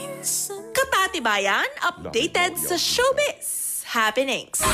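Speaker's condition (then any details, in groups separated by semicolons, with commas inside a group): No condition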